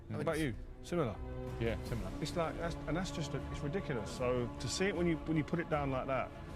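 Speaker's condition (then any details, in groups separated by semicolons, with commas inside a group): No condition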